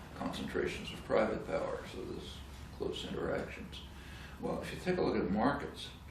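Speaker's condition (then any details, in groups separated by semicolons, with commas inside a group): No condition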